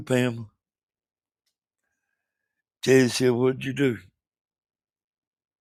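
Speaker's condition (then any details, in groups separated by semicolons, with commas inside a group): Brain bleed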